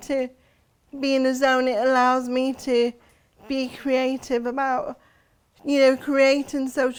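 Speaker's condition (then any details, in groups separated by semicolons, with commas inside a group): Cerebral palsy; since birth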